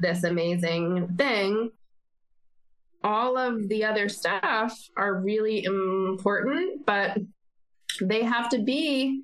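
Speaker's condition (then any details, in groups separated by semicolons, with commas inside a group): Stuttering; stutter since childhood, still stutters, a defining mark of childhood; prolonged sounds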